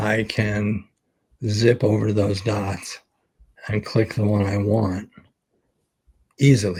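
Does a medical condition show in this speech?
Yes: ALS; expects to lose voice very soon.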